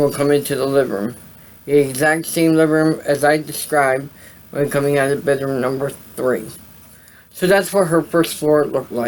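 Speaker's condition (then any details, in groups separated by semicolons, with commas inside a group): Cerebral palsy; voice sound affected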